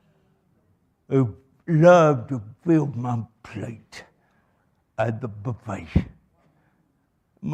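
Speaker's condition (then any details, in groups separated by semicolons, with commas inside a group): Cerebral palsy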